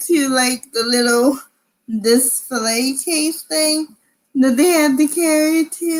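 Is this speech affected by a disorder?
Yes: cerebral palsy.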